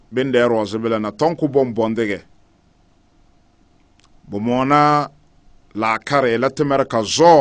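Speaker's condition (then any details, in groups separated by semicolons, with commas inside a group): No condition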